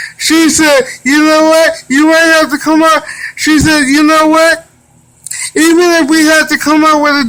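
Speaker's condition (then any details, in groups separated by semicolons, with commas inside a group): Cerebral palsy; wheelchair user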